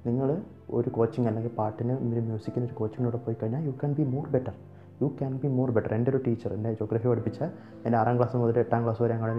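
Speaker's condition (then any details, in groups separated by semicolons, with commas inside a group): No condition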